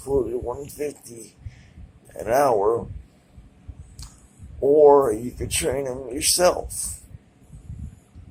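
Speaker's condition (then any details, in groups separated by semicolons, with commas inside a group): Cerebral palsy; present since birth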